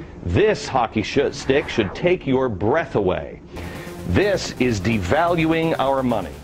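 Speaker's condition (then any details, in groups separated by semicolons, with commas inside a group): No condition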